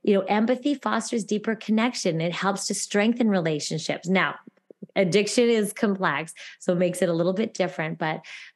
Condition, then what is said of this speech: None; typical speech.